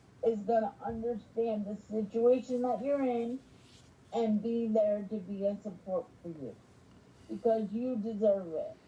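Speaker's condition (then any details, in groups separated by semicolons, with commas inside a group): Spastic quadriplegic cerebral palsy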